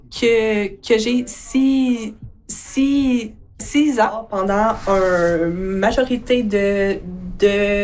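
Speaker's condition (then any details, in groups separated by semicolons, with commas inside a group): Stuttering; stuttering since age 6; repeated sounds, repeated words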